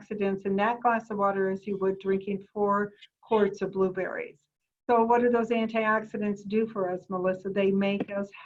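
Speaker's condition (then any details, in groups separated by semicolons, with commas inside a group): No condition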